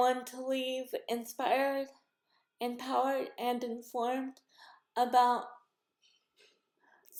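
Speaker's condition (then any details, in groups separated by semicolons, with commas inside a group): Cerebral palsy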